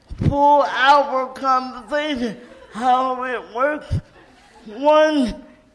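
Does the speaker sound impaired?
Yes: cerebral palsy; cerebral palsy from birth, did not get needed physical therapy in childhood; adult, wheelchair user, lives independently without 24-hour support.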